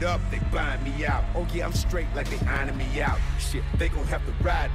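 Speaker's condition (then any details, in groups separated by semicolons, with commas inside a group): No condition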